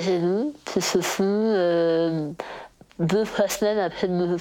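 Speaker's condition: Total glossectomy; base of tongue cancer, flap necrosis, ventilator via tracheostomy, temporary laryngectomy, nasogastric tube; eats everything perfectly again; voice deeper before diagnosis, incomprehensible after surgery, intensive speech therapy at CRIL, sister understood

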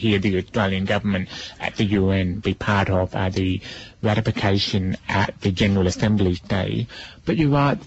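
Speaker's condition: Deafness; only feels vibration

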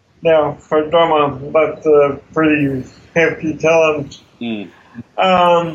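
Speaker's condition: Cerebral palsy; congenital, affects movement in arms and legs, wheelchair user

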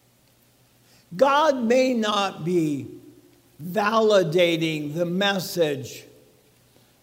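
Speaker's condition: ALS; als diagnosed this past spring

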